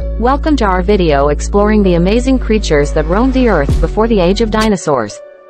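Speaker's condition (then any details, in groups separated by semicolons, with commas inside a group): No condition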